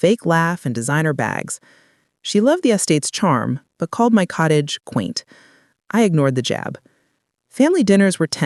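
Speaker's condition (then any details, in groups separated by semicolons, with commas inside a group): No condition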